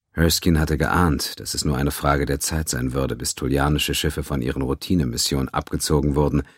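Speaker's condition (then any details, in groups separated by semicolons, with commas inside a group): No condition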